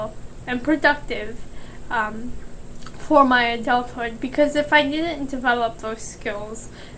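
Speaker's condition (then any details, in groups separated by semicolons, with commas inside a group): Cerebral palsy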